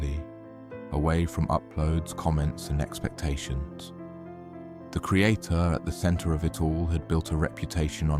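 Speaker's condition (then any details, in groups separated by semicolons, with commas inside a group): No condition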